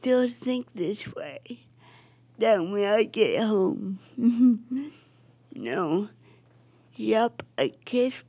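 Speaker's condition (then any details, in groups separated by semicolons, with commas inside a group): Cerebral palsy; speech affected, jokingly called a god-given accent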